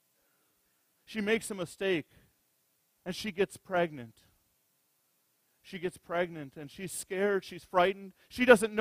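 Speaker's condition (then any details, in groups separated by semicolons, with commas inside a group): No condition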